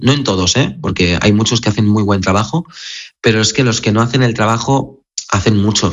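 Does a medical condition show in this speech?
No.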